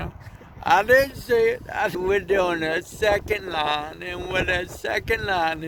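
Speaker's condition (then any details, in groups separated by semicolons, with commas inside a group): Cerebral palsy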